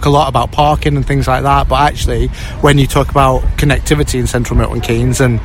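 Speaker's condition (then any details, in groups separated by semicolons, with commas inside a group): No condition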